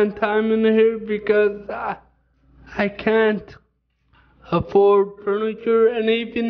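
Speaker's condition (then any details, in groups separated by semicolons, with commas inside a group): Cerebral palsy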